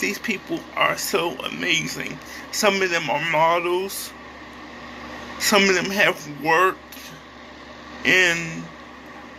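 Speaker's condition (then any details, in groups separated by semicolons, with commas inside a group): Cerebral palsy; affected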